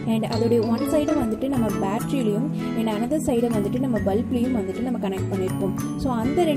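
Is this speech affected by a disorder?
No.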